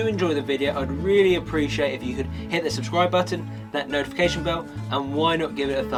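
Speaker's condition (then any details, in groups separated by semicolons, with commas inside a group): No condition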